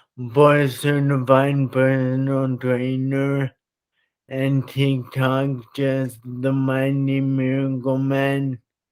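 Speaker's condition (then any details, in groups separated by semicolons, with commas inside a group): Traumatic brain injury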